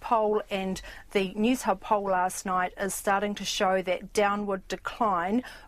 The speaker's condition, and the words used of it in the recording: No condition.